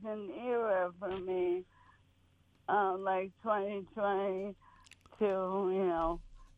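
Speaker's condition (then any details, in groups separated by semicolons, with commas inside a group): ALS; still talking and swallowing food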